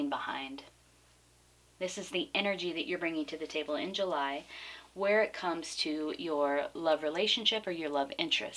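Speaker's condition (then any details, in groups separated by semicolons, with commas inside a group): No condition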